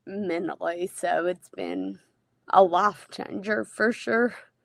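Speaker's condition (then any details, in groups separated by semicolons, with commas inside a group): Friedreich's ataxia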